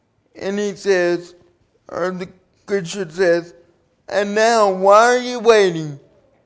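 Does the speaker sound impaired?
Yes: cerebral palsy; due to birth complications.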